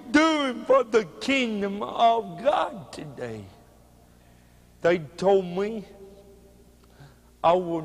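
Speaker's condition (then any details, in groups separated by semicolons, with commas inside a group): Cerebral palsy; walks with limp; speech hard to understand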